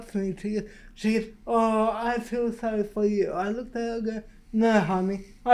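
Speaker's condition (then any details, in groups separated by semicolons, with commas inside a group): Cerebral palsy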